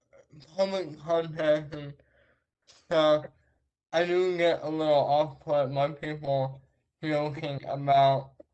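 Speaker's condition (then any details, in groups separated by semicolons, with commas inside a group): Traumatic brain injury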